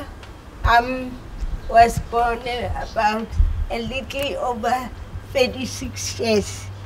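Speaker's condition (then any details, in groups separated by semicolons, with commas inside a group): Cerebral palsy; speech impediment, understandable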